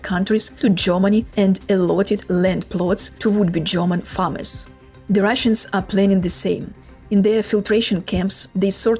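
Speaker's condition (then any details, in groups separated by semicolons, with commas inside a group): No condition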